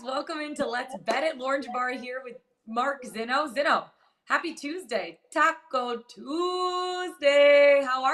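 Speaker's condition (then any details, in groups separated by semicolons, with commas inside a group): No condition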